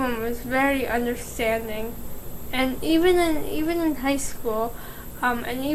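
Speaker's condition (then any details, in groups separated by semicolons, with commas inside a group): Cerebral palsy; speech therapy in childhood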